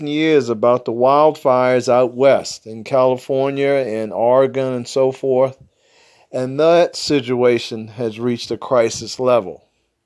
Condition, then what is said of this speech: No condition.